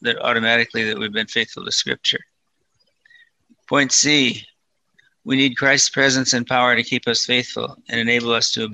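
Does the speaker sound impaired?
Yes: Parkinson's disease, mild.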